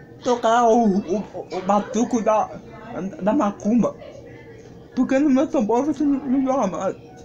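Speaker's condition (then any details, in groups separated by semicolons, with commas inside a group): Cerebral palsy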